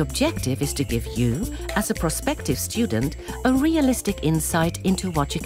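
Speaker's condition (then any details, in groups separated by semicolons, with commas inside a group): No condition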